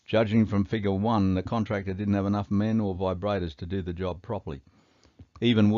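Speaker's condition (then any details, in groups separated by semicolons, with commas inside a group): No condition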